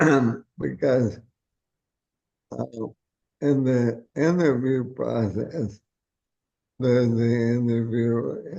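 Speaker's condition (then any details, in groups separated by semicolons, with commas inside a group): ALS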